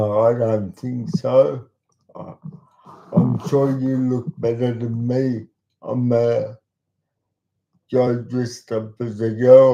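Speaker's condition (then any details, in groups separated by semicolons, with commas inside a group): Cerebral palsy; talks slowly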